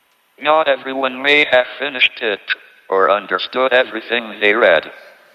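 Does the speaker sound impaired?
Yes: ALS, tracheotomy, through a speech-generating device; tracheotomy after critical pneumonia during CERN visit, computerized speech synthesizer; lost voice due to tracheotomy, robotic American-accented synthesized voice, earlier natural speech deteriorated.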